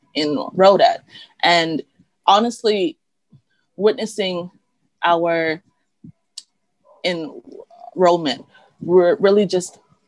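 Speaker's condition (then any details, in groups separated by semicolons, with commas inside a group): Stuttering; frequent pauses, needs deep breaths while speaking, part-word repetitions; prolonged sounds, blocks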